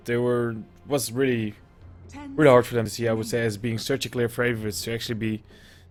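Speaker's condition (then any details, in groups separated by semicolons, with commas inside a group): No condition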